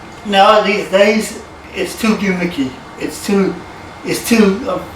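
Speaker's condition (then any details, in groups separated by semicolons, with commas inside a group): Cerebral palsy; from birth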